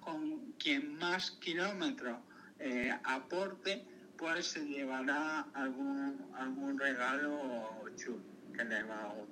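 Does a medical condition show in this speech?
Yes: cerebral palsy; caused by meningitis in birth canal during birth, lifelong physical motor disability.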